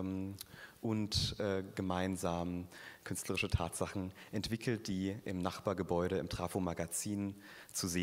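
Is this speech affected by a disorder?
No.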